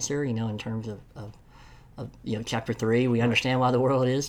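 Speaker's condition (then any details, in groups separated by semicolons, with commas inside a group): Cleft lip and palate; congenital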